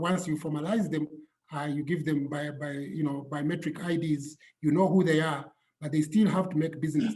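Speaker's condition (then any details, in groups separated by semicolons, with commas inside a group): No condition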